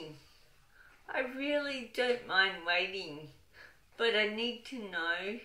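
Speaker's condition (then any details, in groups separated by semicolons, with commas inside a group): Cerebral palsy; wheelchair user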